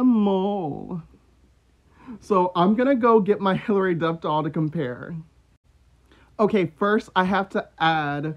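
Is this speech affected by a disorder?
No.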